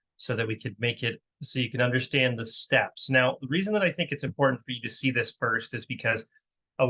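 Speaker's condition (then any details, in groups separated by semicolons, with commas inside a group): No condition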